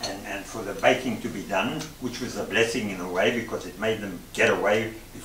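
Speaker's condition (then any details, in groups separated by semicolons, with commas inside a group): No condition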